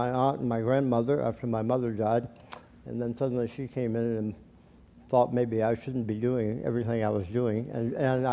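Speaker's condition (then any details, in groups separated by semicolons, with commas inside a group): Tongue cancer surgery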